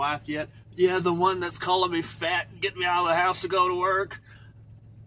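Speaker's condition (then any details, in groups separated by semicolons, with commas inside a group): No condition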